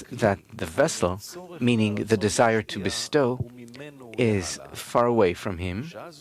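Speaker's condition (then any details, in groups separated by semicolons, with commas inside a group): No condition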